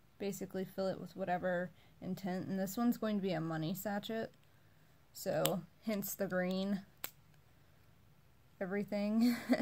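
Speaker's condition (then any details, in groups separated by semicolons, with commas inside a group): No condition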